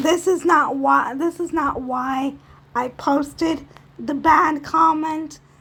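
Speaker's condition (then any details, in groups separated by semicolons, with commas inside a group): Cerebral palsy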